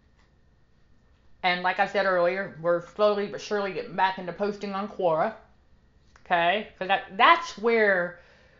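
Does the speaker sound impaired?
No.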